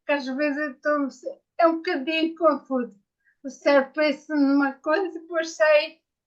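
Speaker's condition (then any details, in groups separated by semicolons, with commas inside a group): Ataxia after brain injury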